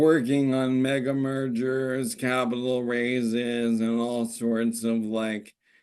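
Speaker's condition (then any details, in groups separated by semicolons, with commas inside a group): ALS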